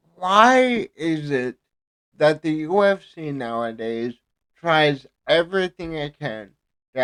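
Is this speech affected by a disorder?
Yes: cerebral palsy.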